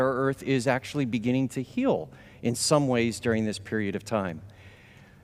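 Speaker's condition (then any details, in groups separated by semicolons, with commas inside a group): No condition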